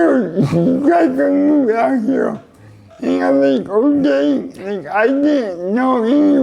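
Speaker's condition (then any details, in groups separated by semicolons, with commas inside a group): Cerebral palsy; neck surgery went badly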